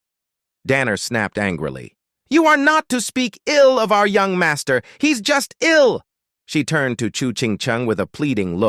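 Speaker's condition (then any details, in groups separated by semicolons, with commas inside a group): No condition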